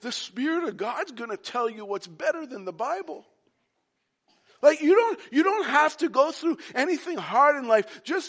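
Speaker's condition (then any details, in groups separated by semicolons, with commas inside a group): No condition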